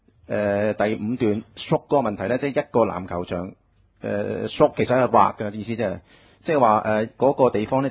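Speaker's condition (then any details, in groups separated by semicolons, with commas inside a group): No condition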